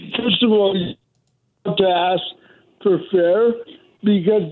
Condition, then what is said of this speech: Cerebral palsy. So anybody that is tense has a heightened voice, and with my speech impediment, my voice is even more heightened.